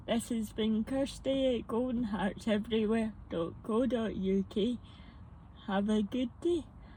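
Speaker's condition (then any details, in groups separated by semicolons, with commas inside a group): Cerebral palsy; birth injury, weaker muscles; mild to moderate, badly torn muscles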